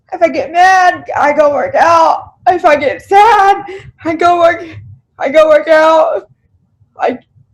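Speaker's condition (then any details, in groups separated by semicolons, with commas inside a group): Cerebral palsy; spasticity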